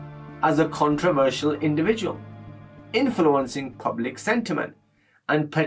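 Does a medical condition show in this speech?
No.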